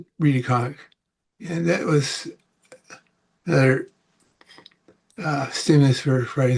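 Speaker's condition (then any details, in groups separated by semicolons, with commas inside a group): Parkinson's; about 18 years since onset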